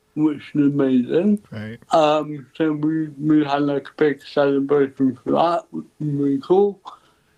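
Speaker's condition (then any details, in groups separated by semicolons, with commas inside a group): Cerebral palsy; ataxic type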